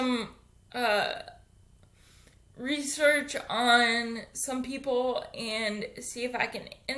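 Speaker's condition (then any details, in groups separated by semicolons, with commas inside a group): Cerebral palsy; infant ventilator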